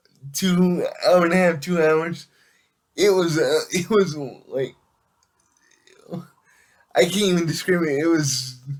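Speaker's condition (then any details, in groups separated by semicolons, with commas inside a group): Cerebral palsy; affects all muscles; able to speak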